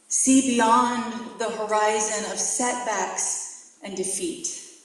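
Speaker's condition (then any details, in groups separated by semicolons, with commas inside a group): No condition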